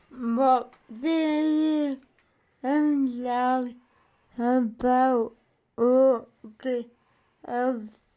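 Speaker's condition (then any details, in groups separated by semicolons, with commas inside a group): Cerebral palsy; from birth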